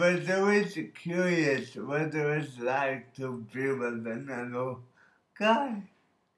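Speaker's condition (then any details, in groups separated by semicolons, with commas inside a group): Birth oxygen deprivation brain injury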